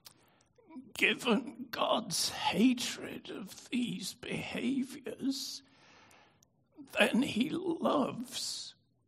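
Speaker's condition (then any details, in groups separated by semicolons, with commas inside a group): Spasmodic dystonia; brain disorder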